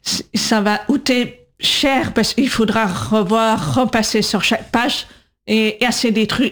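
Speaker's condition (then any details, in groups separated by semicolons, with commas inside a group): Deaf from birth; congenital deafness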